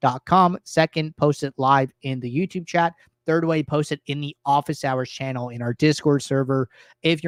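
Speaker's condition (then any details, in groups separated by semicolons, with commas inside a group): No condition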